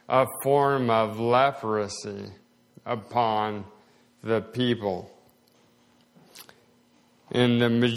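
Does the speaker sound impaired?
Yes: slowed speech, swallowing problems; progressive condition, prayed for over 4 years, speech and swallowing affected; reading down about 30 words per minute last year, 50 over two years.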